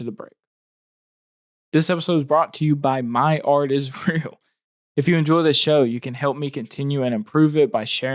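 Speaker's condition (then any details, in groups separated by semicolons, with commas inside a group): No condition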